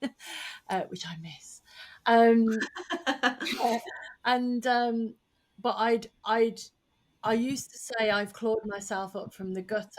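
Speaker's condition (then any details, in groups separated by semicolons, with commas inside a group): No condition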